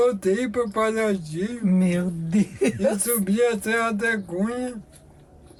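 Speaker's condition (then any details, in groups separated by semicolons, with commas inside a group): Amyotrophic lateral sclerosis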